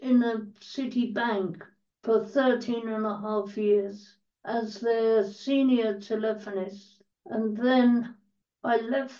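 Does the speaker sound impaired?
Yes: cerebral palsy; quadriplegia, wheelchair user, totally blind from 15, partially deaf, treated 4-19 at Bowbath Cerebral Palsy Centre; dictated book to Steve who typed, speaks fast when in full flow.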